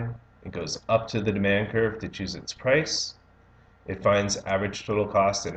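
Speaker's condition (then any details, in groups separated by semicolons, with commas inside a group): No condition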